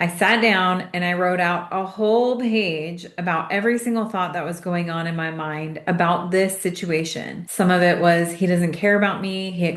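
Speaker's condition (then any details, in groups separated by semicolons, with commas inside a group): No condition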